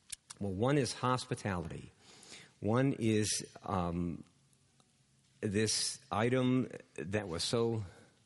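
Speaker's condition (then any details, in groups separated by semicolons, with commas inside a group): Stuttering; self-described stutterer; self-reported; prolonged sounds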